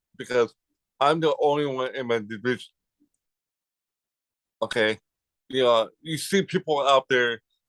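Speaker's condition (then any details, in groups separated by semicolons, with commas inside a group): Cerebral palsy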